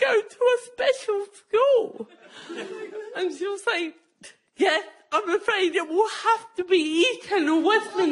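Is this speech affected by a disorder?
Yes: cerebral palsy.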